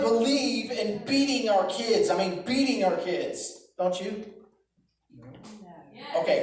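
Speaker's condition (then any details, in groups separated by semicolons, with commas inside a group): No condition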